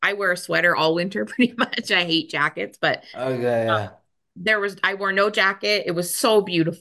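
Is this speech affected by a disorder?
No.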